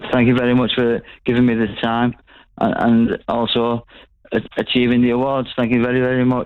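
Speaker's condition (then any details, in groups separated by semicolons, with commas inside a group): Parkinson's; diagnosed 2013, initial denial, attends rocksteady boxing exercise and voice activation sessions; slowed movements, hand tremor, word-finding trouble while talking; some word-finding difficulty, trouble getting words out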